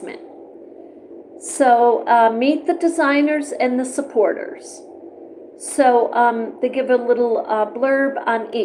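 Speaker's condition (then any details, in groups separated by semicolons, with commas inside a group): No condition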